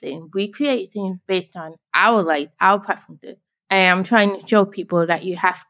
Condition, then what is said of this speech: Deafness. And this confuses so many people because they're like, but you can speak and you look like you can see.